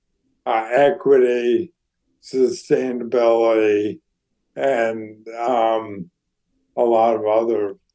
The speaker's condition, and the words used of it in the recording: ALS (motor neuron disease). He's helping to raise money for research into the disease with a group he founded called Target ALS, and you will hear that it does affect his voice.